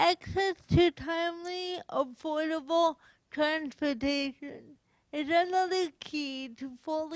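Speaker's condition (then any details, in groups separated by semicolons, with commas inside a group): Cerebral palsy; from birth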